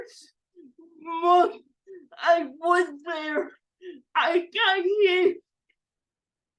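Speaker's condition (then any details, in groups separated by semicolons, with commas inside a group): Cerebral palsy; oxygen deprivation at birth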